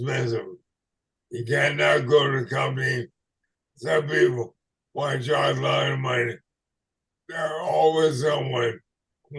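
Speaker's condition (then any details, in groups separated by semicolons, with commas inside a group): ALS/MND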